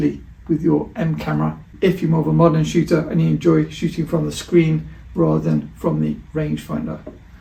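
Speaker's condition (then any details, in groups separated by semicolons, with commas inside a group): No condition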